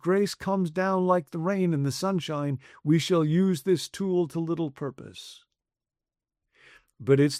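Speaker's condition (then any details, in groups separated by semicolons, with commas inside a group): No condition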